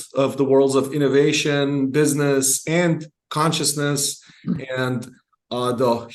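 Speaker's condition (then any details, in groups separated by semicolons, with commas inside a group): No condition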